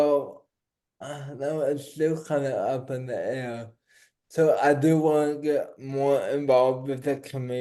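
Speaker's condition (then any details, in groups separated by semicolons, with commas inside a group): Cerebral palsy; diagnosed at about two months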